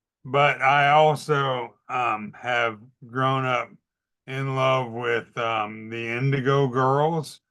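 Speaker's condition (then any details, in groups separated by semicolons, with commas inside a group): ALS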